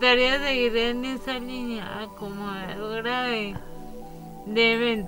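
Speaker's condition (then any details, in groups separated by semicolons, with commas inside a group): Cerebral palsy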